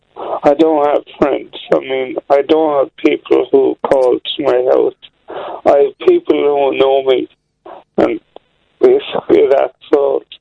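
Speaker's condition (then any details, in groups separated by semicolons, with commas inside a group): Slurred speech, mild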